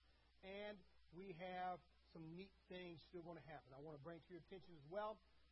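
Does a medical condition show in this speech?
No.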